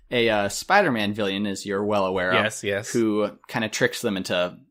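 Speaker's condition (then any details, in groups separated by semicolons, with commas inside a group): No condition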